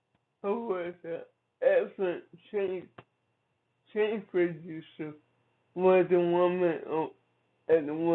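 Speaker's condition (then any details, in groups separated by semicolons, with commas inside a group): Cerebral palsy; from birth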